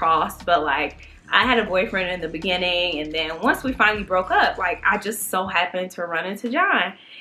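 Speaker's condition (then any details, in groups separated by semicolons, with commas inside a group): No condition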